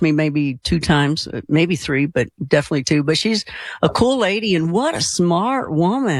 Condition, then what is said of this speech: None; typical speech.